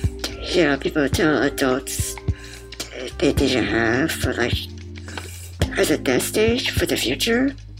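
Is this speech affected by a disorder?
Yes: muscular dystrophy; congenital muscular dystrophy, diagnosed as toddler, relies on others for most daily living activities; BiPAP machine audible while talking.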